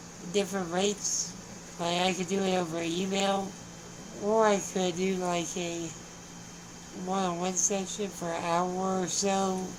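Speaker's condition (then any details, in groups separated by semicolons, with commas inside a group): Spinal muscular atrophy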